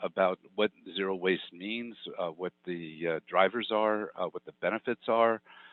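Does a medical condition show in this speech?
No.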